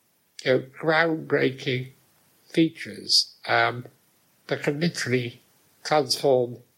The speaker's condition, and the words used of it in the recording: Muscular dystrophy. Drop the word hey, which for people like me, where speech and breathing are compromised, dropping one word is actually quite significant.